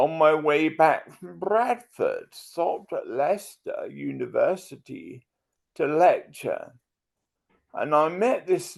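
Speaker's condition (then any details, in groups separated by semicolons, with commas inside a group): Multiple sclerosis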